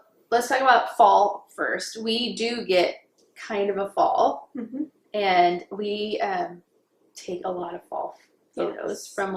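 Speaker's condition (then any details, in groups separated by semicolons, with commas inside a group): No condition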